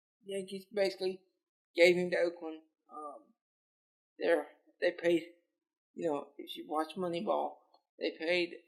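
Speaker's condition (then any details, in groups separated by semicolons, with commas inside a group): Cerebral palsy; lifelong physical disability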